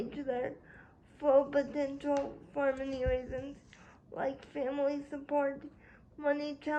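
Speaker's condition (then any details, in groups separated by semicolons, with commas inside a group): Cerebral palsy; spastic quadriplegia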